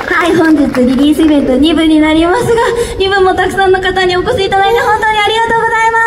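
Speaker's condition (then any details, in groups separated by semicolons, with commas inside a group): No condition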